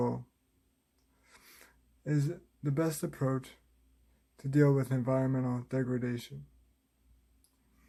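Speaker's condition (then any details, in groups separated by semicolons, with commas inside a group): Cerebral palsy, spastic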